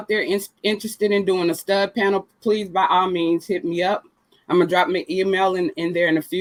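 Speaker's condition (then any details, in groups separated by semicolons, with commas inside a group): No condition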